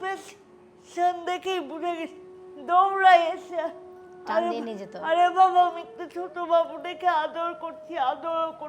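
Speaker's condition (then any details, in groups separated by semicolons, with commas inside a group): Cerebral palsy; hand held bent; wheelchair user, age 26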